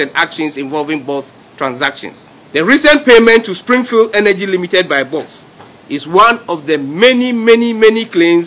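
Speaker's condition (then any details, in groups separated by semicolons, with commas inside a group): No condition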